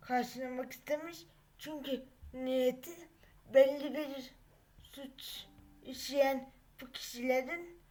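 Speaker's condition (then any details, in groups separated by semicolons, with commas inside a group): Cerebral palsy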